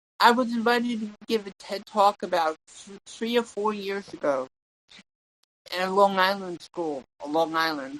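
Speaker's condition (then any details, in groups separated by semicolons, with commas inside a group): Cerebral palsy; tongue and legs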